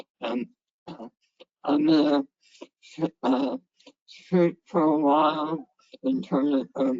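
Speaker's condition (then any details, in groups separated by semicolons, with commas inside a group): Head and neck cancer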